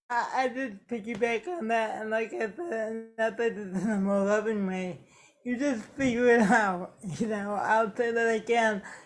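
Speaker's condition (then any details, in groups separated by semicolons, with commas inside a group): Cerebral palsy; affects speech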